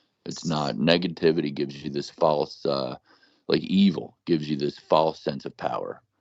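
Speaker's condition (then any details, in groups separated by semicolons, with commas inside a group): No condition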